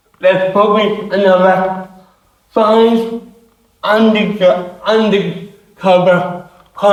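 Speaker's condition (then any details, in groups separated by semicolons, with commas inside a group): Cerebral palsy; affects hands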